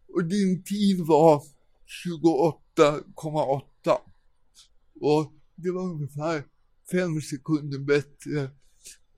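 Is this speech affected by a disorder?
Yes: cerebral palsy; present from birth, caused by not breathing for first 45 minutes of life; cramps, worse in cold, lives in Thailand because Sweden too cold.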